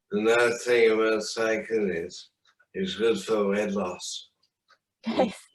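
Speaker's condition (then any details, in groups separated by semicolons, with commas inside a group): Traumatic brain injury; limb injuries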